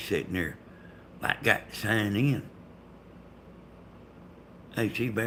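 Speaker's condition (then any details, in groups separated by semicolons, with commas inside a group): Brain bleed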